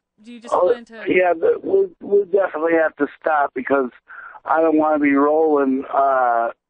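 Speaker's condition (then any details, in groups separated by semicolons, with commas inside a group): Cerebral palsy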